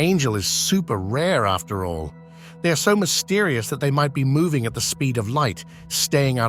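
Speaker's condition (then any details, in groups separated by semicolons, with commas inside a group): No condition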